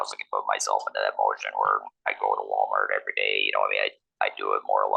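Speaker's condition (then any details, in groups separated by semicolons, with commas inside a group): Laryngectomy, electrolarynx; laryngectomy after head and neck cancer, prior cervical neck fusion; laryngectomy with radiation, age 47; uses electrolarynx, year to learn, swallowing trouble, voice lost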